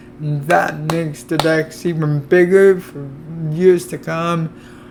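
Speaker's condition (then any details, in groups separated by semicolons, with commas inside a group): Cerebral palsy; affects legs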